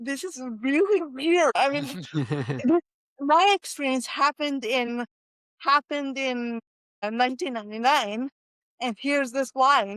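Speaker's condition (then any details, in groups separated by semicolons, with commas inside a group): Quadriplegic cerebral palsy; cadence differences, shifts in tone and speech strength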